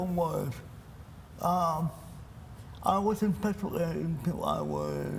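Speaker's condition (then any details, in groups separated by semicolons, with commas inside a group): Cerebral palsy; from birth; speech impairment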